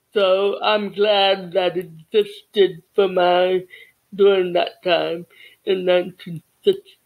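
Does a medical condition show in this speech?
Yes: cerebral palsy; childhood speech therapy.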